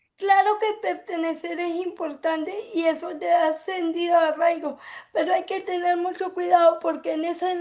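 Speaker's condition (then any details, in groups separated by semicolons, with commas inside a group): Cerebral palsy; affects speech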